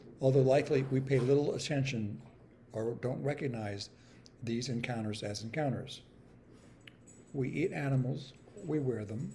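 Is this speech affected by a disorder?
No.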